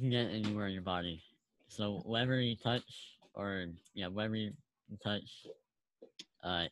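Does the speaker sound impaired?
Yes: cleft lip, unilateral.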